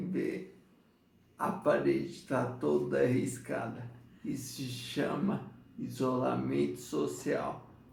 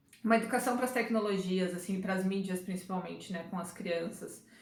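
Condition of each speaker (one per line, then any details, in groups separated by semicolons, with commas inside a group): Multiple sclerosis
No condition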